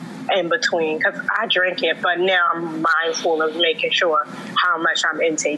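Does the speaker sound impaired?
No.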